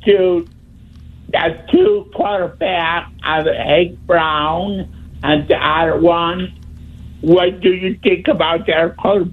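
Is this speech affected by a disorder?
Yes: speech impediment; wheelchair user.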